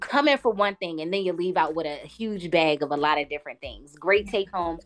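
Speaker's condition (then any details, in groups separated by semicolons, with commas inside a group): No condition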